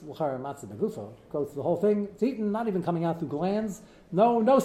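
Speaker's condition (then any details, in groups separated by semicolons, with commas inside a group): No condition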